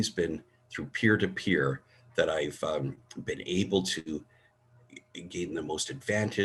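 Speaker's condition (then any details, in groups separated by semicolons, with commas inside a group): No condition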